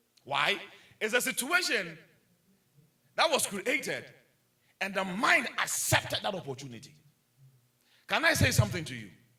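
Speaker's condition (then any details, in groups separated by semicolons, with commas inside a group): No condition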